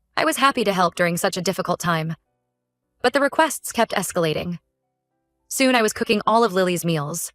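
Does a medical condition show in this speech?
No.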